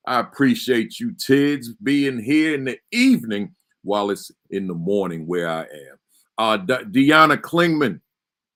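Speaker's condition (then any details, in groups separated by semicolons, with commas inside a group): No condition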